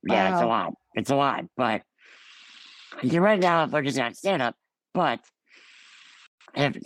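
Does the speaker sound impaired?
Yes: Ullrich congenital muscular dystrophy; scoliosis surgery at 14 nearly fatal, stopped breathing 2 minutes six weeks later.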